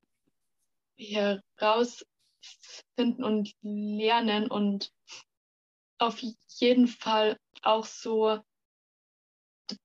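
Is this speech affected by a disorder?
Yes: stuttering; stuttering since kindergarten age, many logopedists and speech therapists, stuttering therapy groups with other stutterers; 18 years old, fighting stuttering less with pressure and resistance; part-word and word repetitions, we wegzulaufen; here prolonged sounds, blocks.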